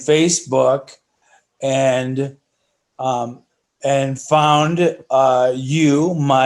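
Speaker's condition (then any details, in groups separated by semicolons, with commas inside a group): ALS; spasticity as early symptom; about two years since diagnosis, stem cell trial, slight progression; breathing affected after injection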